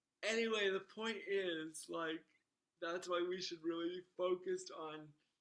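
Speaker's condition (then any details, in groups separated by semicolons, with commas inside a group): Cerebral palsy; wheelchair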